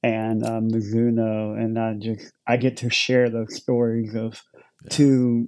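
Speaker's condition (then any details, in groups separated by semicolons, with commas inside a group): Cleft lip and palate; congenital cleft lip and palate, born in Ukraine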